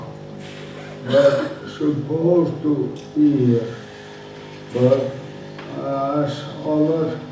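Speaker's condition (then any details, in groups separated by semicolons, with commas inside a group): Motor neuron disease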